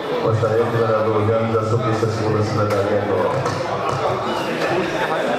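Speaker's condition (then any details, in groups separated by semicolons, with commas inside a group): No condition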